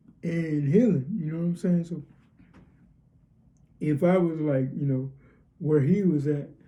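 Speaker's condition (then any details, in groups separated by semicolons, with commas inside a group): Cerebral palsy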